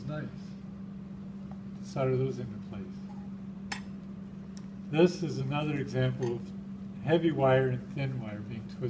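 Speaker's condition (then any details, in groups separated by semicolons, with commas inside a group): No condition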